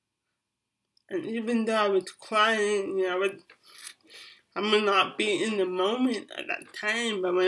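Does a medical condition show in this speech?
Yes: cerebral palsy.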